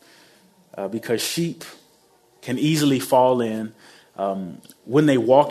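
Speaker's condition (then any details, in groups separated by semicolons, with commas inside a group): No condition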